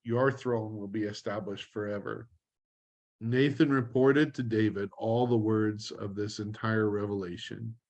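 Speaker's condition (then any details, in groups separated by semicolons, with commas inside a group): No condition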